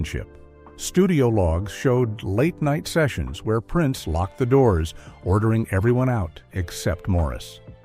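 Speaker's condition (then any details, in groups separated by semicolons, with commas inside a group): No condition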